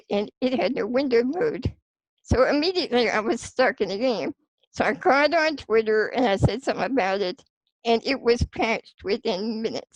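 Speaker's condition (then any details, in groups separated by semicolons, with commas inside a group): Spinal muscular atrophy; type 2, since childhood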